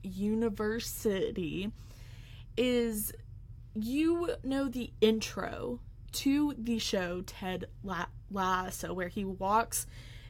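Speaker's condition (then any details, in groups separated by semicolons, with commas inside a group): Stuttering; fear of speaking in front of groups, school accommodations for presenting projects, found national stuttering association; many fears about speaking; prolonged sounds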